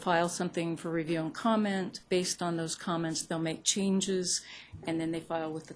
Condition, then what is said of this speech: None; typical speech.